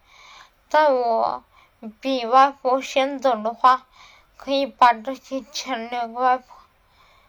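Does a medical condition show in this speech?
Yes: cerebellar atrophy, hereditary; slurred, muffled articulation, tongue not nimble, listeners struggle to understand.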